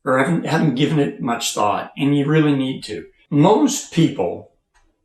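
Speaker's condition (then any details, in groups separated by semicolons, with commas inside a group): No condition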